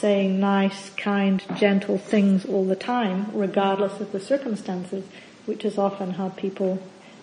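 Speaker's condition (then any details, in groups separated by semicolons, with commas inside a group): No condition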